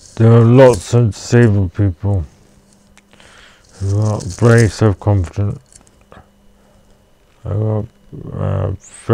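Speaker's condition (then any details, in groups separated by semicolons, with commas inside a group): Cerebral palsy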